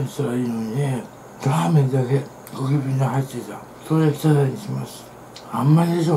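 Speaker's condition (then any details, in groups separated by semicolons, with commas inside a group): Tongue cancer, partial glossectomy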